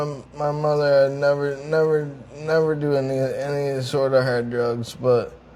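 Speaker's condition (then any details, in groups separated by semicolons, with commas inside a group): Traumatic brain injury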